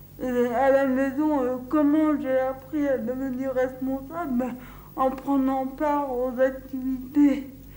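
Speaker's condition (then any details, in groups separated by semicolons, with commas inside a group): Cerebral palsy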